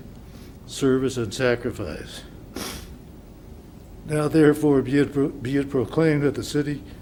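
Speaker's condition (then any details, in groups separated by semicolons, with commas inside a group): No condition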